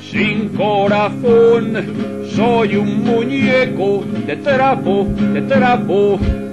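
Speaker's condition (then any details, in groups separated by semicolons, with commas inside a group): No condition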